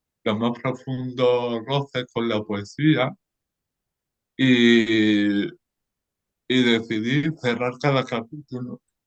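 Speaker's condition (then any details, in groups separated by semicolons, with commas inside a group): Cerebral palsy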